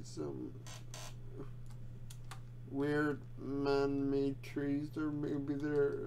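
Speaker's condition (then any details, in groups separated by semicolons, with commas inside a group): Quadriplegic cerebral palsy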